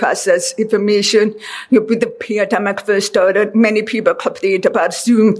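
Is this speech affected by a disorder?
Yes: deafness; deaf since childhood, teachers asked not to talk facing blackboard; speech therapy with Mindy Kobomis most of life, learning to talk, hear, pronounce words.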